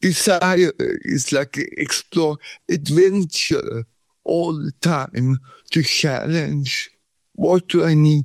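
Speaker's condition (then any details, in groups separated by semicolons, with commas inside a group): Cerebral palsy; from birth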